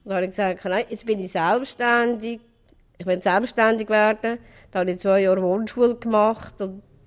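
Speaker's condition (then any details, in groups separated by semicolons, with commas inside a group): Down syndrome; trisomy 21, present from birth; age 38, independent in daily life, difficulty with numbers and arithmetic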